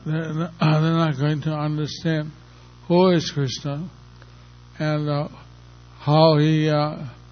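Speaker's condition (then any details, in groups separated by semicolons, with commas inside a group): Stroke; stroke a little over a year ago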